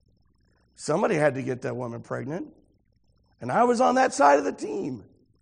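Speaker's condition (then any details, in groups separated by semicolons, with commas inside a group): No condition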